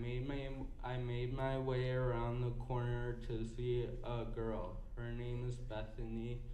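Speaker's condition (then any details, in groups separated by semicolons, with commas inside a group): Cerebral palsy; physical therapy since infancy, doubled sessions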